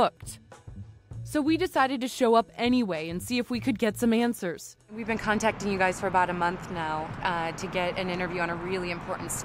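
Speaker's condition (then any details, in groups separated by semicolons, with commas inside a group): No condition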